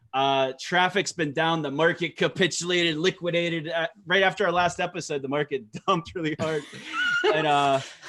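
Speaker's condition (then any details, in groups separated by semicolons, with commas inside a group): No condition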